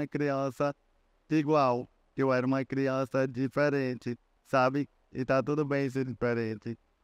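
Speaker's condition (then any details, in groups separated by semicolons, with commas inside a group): Cerebral palsy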